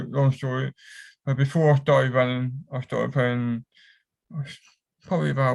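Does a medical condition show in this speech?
Yes: cerebral palsy; affects whole body; cramps.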